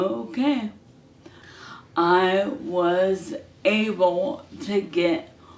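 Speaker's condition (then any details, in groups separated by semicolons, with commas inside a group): ALS; hand onset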